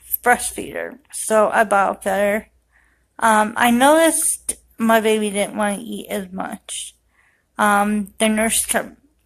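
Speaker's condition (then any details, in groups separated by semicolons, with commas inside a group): Cerebral palsy; affects walking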